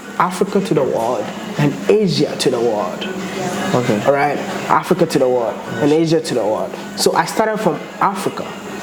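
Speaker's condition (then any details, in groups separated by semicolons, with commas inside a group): No condition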